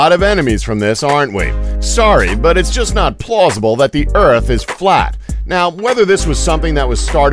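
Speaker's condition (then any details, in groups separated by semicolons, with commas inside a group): No condition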